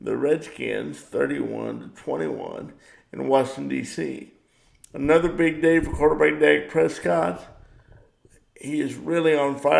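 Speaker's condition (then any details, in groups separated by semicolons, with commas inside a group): Cerebral palsy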